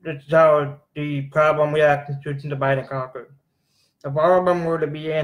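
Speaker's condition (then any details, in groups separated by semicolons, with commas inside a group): Cerebral palsy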